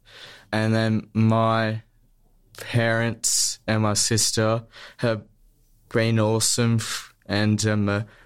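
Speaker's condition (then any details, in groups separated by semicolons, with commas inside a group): Stutter; stutter since childhood, smooth speech therapy at Box Hill Speech Pathology Clinic from age 14 or 15, two years; prolonged sounds, blocks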